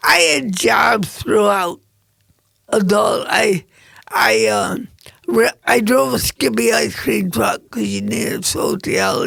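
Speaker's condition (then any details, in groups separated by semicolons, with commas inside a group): Cerebral palsy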